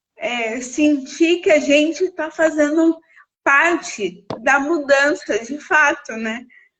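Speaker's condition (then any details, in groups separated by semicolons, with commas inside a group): Cerebral palsy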